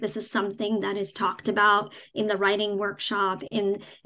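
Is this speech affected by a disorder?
Yes: cleft palate, cleft palate without cleft lip.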